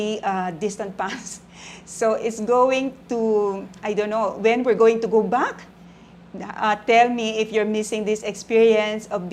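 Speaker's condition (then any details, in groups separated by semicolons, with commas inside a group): No condition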